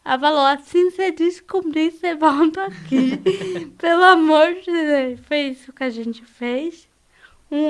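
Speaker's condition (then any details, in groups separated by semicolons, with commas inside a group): Cerebral palsy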